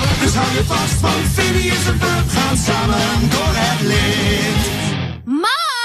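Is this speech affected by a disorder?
No.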